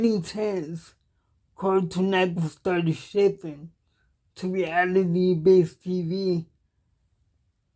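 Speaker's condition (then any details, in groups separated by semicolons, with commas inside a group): Cerebral palsy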